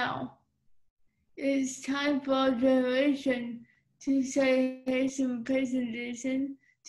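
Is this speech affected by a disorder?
Yes: cerebral palsy.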